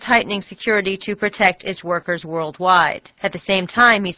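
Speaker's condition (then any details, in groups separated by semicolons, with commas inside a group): No condition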